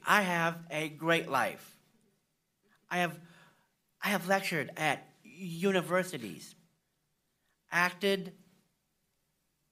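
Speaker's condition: Down syndrome; intellectual disability, processes information more slowly; recorded testimony to Congress, played as video clip

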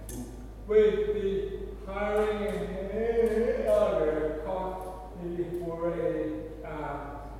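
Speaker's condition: Cerebral palsy; formerly worse

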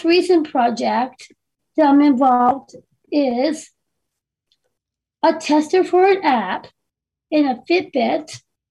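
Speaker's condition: Down syndrome; delivering live talk with slides

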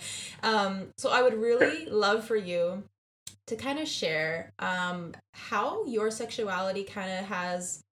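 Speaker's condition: No condition

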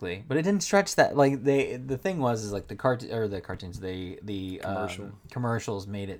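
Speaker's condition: No condition

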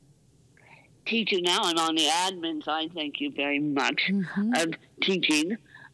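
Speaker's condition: Ataxic spastic cerebral palsy; relies on an aide

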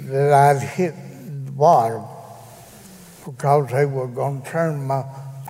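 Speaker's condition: Cerebral palsy; gives spoken testimony in church

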